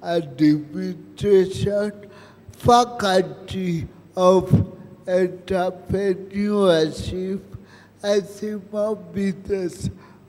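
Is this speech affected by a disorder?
Yes: cerebral palsy; present from birth; about 34 years since onset.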